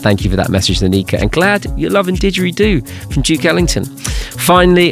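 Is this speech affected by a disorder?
No.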